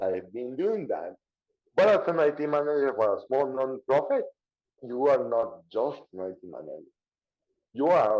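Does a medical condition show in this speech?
Yes: cerebral palsy; diagnosed in childhood.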